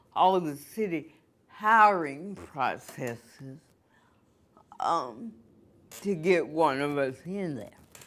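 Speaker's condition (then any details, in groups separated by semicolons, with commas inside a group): Cerebral palsy; from birth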